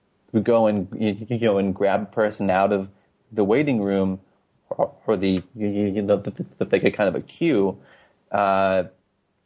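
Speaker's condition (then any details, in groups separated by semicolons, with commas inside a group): Stuttering; formerly on receiving end of stuttering support groups, NSA local chapters; talks more freely about and advertises stuttering, less ashamed since joining Stutter Social hangouts; repeated sounds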